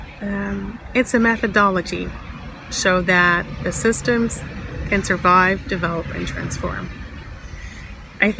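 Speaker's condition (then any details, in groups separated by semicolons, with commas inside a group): No condition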